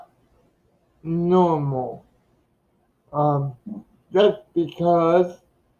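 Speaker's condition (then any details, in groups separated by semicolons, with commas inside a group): Cerebral palsy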